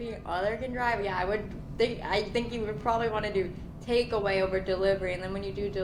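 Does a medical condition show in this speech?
No.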